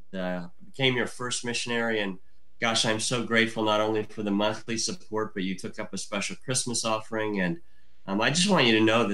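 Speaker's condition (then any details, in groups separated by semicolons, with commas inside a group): Cleft lip and palate; from birth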